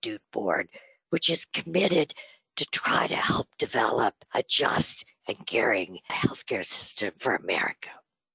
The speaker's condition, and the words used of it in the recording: Spasmodic dysphonia. I have spastic dysphonia, and the treatment is Botox.